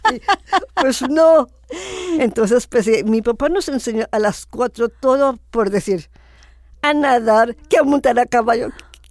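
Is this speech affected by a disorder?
Yes: Down syndrome; adult woman.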